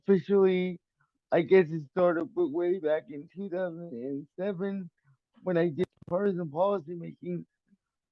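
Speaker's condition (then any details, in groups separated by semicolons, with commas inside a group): Cerebral palsy; neurological condition, cannot walk outside therapy; uses voice dictation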